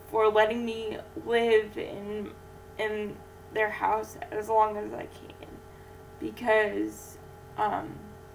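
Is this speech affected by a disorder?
Yes: cerebral palsy; caused by infant stroke, many surgeries.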